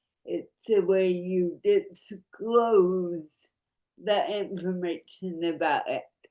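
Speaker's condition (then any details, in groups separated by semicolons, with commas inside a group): Cerebral palsy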